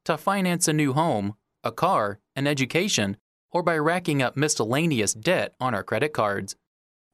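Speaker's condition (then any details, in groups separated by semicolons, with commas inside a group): No condition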